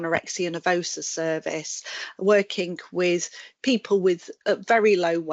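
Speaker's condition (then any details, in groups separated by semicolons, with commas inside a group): No condition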